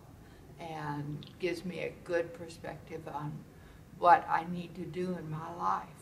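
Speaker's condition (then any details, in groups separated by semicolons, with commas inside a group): Primary progressive multiple sclerosis; tai chi, big symptom improvement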